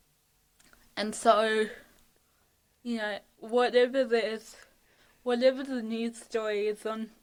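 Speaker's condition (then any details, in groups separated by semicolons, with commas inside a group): Cerebral palsy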